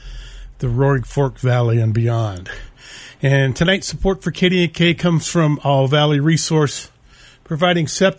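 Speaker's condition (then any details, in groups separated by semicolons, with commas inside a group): No condition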